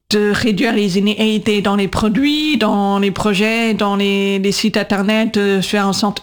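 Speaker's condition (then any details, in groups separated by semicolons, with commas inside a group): Deaf from birth; congenital deafness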